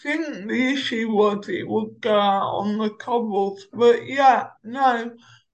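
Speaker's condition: Cerebral palsy; walks short distances, uses Omeo wheelchair, a Segway with a seat

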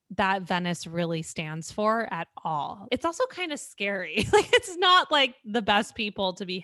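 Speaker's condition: No condition

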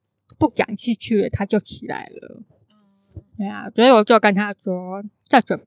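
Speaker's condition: Congenital hearing impairment; cannot hear clearly

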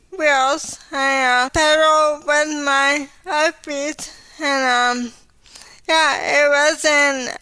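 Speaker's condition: ALS; quickly progressed to walking with cane

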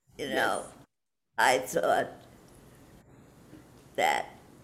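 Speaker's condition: Parkinson's disease; followed own path

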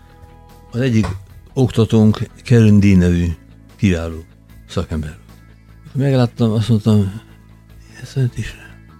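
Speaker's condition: Parkinson's disease; becomes emotional more easily as a symptom; qigong exercises with other Parkinson's patients; harder for listeners to understand

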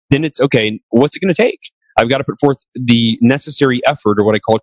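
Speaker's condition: No condition

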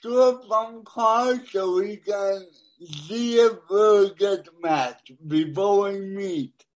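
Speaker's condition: Cerebral palsy; born premature, born deaf

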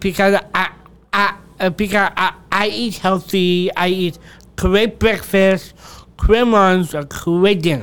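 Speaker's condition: Down syndrome; sleep apnea seen by pulmonologist

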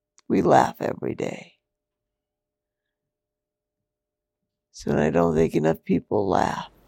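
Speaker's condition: Multiple system atrophy; bedbound since shortly after Christmas, about four years since onset, planning medical aid in dying

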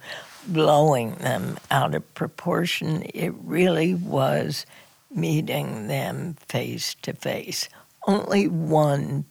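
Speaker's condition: Spasmodic dysphonia; Botox injections into vocal cords once or twice a year, in Portland, Oregon

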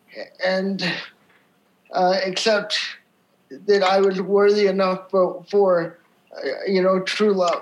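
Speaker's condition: Cerebral palsy; from birth, wheelchair user

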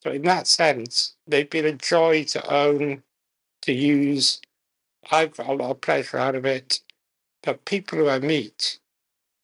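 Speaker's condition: Muscular dystrophy; can just about speak, effortful enunciation, limited breath, uses fewest words to conserve breath

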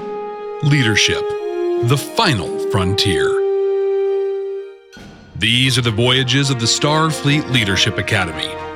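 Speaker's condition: No condition

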